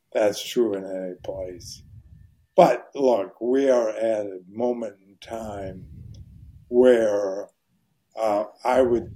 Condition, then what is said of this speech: ALS (motor neuron disease). It's my voice is so hoarse, and my right hand doesn't work.